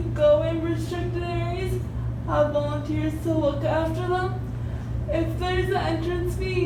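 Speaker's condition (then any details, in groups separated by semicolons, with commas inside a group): Cerebral palsy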